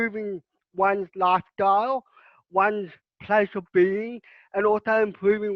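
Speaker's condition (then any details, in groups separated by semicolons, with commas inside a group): Cerebral palsy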